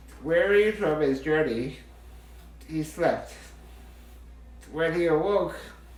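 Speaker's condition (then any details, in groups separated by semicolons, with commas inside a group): Muscular dystrophy, Duchenne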